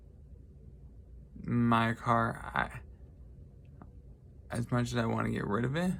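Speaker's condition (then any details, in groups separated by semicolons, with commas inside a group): Traumatic brain injury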